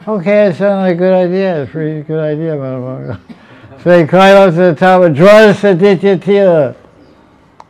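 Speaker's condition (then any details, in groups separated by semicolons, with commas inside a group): Deafness; self-reported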